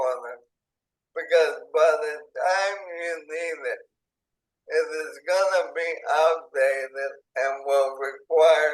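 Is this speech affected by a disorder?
Yes: ALS, through a speech-generating device.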